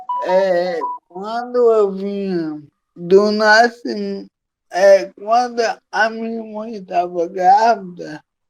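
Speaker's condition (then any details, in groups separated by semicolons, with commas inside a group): Cerebral palsy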